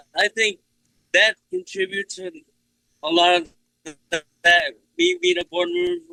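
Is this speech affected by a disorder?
Yes: cerebral palsy; speech unaffected.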